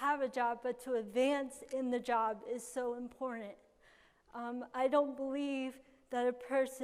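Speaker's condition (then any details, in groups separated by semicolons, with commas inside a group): Cerebral palsy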